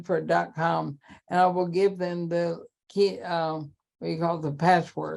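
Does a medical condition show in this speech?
Yes: ALS.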